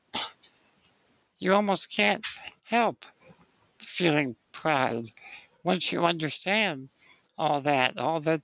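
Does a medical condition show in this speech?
Yes: spinal muscular atrophy; present from birth, muscle weakness, lifelong wheelchair use.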